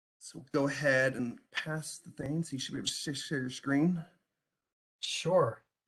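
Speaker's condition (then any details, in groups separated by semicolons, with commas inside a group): No condition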